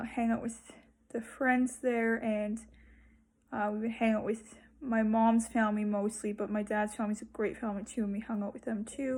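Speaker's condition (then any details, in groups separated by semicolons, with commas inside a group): No condition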